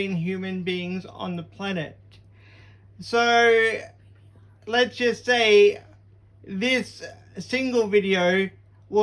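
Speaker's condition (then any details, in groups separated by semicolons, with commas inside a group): Cerebral palsy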